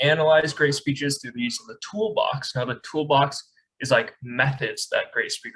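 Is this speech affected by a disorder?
No.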